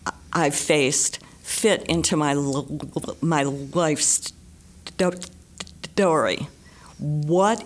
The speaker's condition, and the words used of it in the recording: Stuttering. Despite trying desperately to stop stuttering for much of my life, I still stutter.